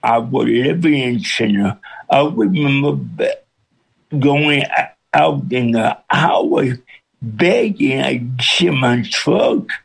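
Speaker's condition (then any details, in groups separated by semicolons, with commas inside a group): Cerebral palsy with speech impediment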